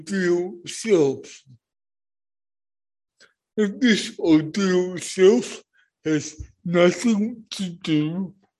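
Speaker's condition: Cerebral palsy; born not breathing

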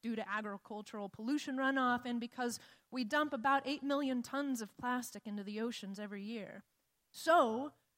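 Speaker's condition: No condition

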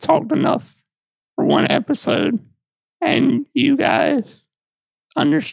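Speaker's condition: Duchenne muscular dystrophy; diagnosed age 6 by biopsy in Augusta Georgia after falls, daily prednisone, spinal fusion, wheelchair; age 20, progressive weakness most muscles, non-invasive ventilator nightly and part of day, no trach

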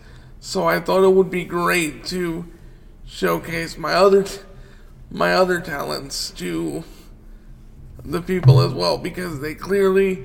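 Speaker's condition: Cerebral palsy; wheelchair user

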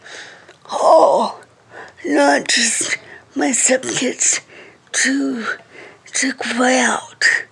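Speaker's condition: Cerebral palsy; speech affected, reading very slow

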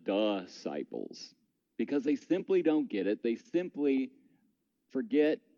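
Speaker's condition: No condition

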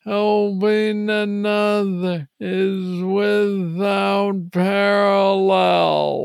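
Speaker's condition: Parkinson's disease; young onset

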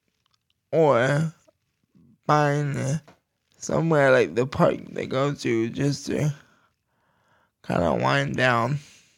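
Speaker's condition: Cerebral palsy; low voice

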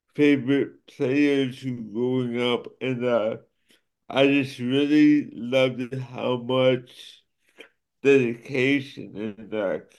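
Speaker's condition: Cerebral palsy; poor balance and falls in childhood

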